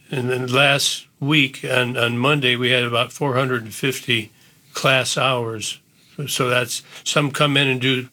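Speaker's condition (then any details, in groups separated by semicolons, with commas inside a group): Parkinson's disease; progressive over years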